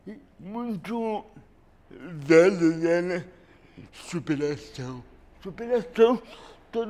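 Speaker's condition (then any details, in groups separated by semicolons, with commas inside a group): Cerebral palsy; lack of oxygen at birth, premature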